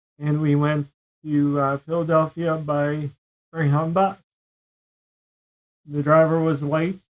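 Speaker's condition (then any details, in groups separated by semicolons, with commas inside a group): Cerebral palsy; diagnosed at 13 months; predicted never to talk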